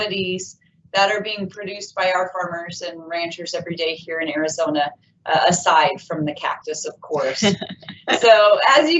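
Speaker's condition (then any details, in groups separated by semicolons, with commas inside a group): No condition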